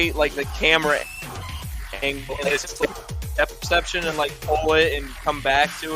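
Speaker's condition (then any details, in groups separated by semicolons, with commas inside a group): No condition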